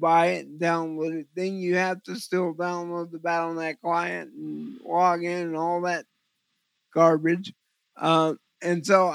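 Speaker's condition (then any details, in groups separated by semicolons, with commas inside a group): Cerebral palsy; visual focusing difficulty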